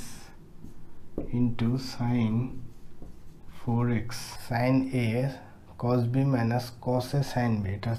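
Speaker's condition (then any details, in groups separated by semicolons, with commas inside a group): No condition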